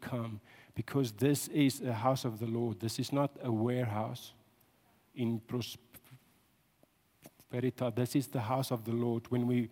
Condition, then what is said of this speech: Stuttering. I talk long because I stutter, so I'm legally I can.